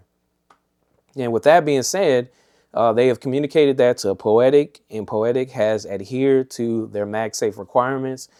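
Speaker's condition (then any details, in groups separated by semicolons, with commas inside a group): No condition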